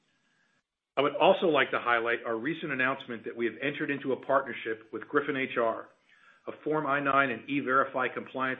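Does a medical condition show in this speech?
No.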